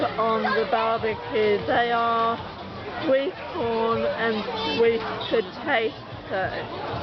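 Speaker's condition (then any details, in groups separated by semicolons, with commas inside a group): Cerebral palsy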